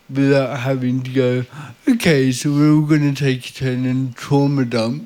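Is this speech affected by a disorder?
Yes: cerebral palsy; walks with pelvis leaning and upper body leaning slightly back.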